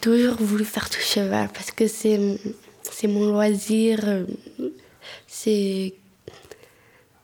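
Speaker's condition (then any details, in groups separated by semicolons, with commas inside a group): Down syndrome; trisomy 21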